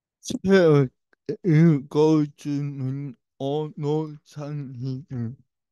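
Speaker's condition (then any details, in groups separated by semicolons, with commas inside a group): Brain lesion disability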